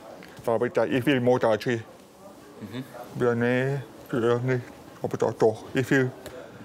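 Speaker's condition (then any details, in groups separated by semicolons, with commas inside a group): Deafness; grew up in a fully deaf family; cannot hear, relies on mirrors instead of sounds when driving; short fragmented spoken phrases, missing and misused words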